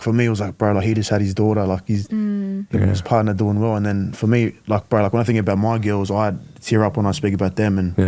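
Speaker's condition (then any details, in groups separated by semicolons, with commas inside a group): No condition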